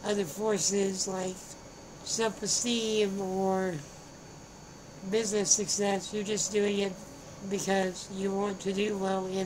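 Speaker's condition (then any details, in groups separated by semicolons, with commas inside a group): Spinal muscular atrophy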